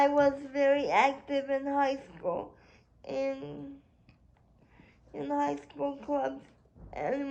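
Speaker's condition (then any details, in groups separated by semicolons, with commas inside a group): Cerebral palsy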